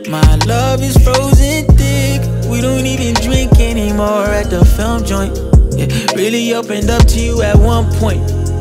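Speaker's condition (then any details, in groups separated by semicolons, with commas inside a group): No condition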